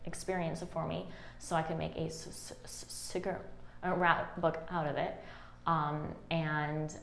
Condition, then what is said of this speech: Stuttering. And also a PSA, I'm a person who stutters, so that will most likely come out.